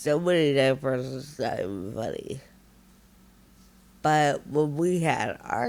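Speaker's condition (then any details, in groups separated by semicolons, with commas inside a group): Friedreich ataxia, severe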